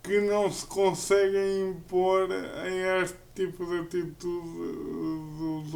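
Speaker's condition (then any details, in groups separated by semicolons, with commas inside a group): Cerebral palsy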